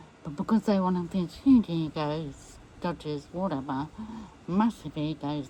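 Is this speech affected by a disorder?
Yes: MND; 33 years since onset, lungs checked; voice may be difficult to understand.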